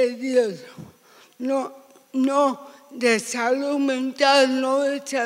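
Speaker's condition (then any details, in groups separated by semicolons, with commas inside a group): Severe cerebral palsy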